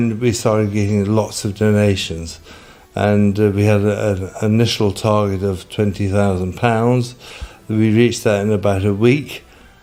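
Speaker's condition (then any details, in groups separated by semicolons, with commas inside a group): Motor neurone disease; affects mouth region; about three years since diagnosis, terminal; speech difficulties, swallowing and breathing extremely difficult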